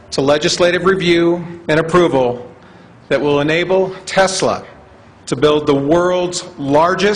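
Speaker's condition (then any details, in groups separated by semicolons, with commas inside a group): No condition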